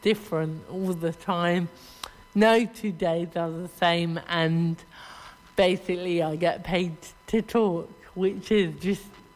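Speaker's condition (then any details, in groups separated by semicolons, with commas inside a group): Cerebral palsy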